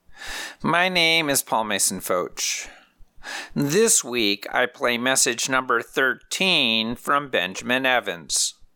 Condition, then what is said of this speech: None; typical speech.